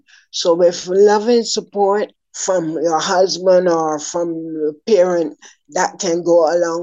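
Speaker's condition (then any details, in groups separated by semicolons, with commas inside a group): Ataxia; slowly progressive degenerative ataxia, mother affected, ENT Dr. Clark noted imbalance, referred to Dr. Ben Stabler; hand tremor causing dropped plates, walking sometimes unaffected; first sign slurred speech episode lasting 8-10 minutes, unnoticed by self, mistaken for drinking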